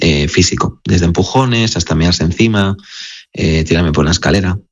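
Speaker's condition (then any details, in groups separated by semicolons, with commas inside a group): No condition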